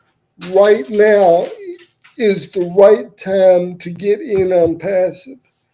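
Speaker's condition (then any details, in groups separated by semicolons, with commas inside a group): Cerebral palsy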